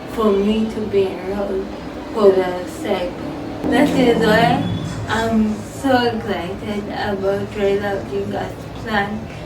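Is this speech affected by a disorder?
Yes: cerebral palsy; from birth.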